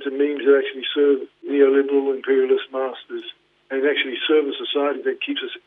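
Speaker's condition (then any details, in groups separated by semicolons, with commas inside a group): Parkinson's; diagnosed 2019, led to retirement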